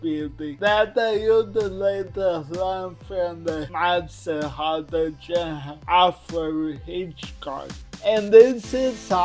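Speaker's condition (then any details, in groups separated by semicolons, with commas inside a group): Cerebral palsy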